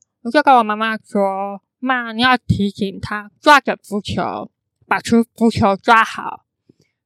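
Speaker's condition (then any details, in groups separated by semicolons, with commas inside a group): Congenital hearing impairment, congenital cochlear underdevelopment; cochlea missing one turn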